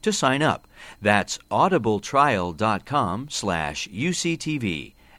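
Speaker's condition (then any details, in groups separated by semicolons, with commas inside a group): No condition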